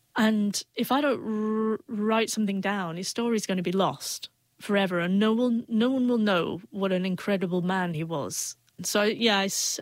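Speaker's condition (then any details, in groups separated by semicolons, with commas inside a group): Stutter; stutter hidden for years, acceptance after Scatman John introduced British Stammering Association conferences; open about stuttering, speaks freely to strangers at conferences; once hid stutter, now lets stutter show; repeated words, prolonged sounds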